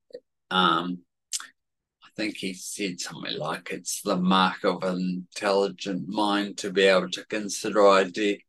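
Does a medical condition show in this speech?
Yes: cerebellar atrophy; said to be genetic, significant environmental component, affects speech and balance, worse when tired or stressed; speech a little worse than usual today.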